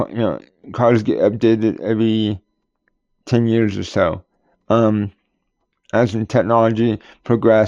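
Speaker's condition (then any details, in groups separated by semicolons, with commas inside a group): Cerebral palsy; tends to mess up words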